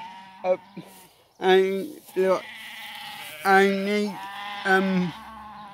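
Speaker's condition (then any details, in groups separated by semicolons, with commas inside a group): Cerebral palsy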